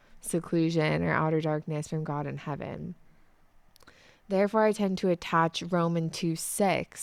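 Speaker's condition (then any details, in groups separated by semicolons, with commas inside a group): No condition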